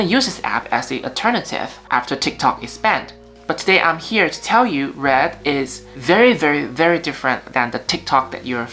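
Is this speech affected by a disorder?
No.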